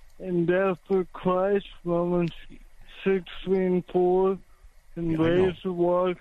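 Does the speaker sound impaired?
Yes: cerebral palsy; not stroke, mind unaffected; speaks slowly, host suspected stroke, caller denies being high on drugs.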